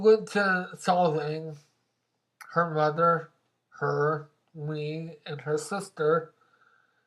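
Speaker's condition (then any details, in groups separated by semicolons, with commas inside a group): Mobius syndrome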